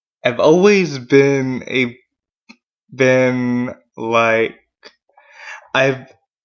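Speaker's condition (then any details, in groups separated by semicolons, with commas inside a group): Cerebral palsy; mild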